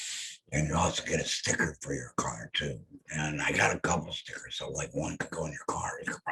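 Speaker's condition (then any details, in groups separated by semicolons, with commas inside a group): Head and neck cancer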